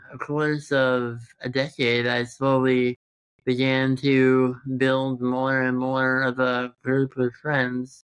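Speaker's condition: Congenital muscular dystrophy; present since birth

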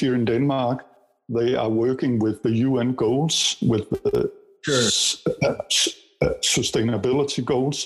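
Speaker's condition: Stuttering; developmental stutter since learning to talk, in youth some years almost unable to speak; still stutters, sometimes hard, last half year working with American Institute of Stuttering; stuttering unpredictable; blocks

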